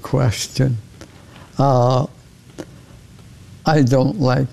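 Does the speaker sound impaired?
Yes: ALS; progressive neurodegenerative disease causing loss of muscle control, initial prognosis 2 to 5 years.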